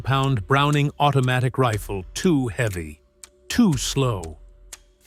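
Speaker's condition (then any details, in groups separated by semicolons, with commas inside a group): No condition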